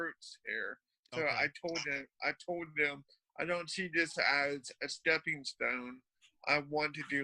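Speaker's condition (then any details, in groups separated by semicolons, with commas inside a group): Cerebral palsy; from birth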